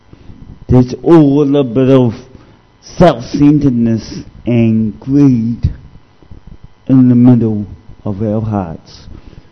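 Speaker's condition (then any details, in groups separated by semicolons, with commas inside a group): Cerebral palsy; discovered at age 2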